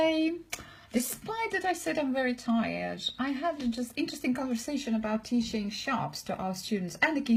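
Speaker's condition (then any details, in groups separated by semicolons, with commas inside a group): No condition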